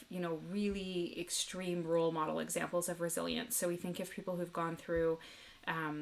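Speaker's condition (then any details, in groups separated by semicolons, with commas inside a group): No condition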